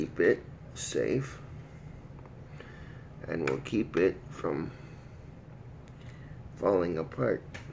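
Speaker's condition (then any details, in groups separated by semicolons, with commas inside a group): Cerebral palsy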